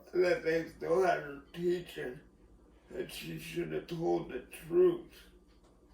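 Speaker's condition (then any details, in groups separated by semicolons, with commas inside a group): Cerebral palsy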